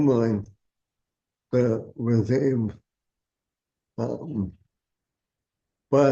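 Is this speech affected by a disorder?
Yes: ALS.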